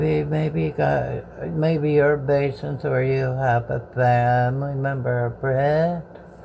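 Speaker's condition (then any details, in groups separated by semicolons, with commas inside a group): Bell's palsy; voice may be unclear, uses straws for drinking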